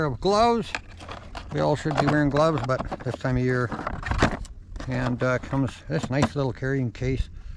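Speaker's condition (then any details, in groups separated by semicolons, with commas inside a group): No condition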